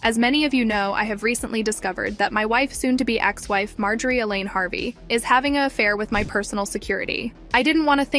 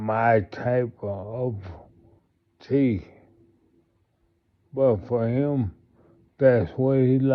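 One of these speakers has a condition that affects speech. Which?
The second: multiple sclerosis.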